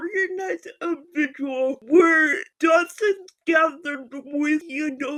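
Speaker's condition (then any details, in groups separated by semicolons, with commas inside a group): Physical speech impairment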